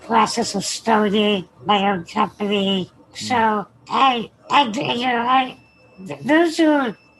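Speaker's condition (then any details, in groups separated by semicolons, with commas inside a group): Spinal muscular atrophy; diagnosed 17 months, tracheostomy age 3, never walked, wheelchair; full-time ventilator, stable, Spinraza treatment; speaks with trach and ventilator, slightly clearer now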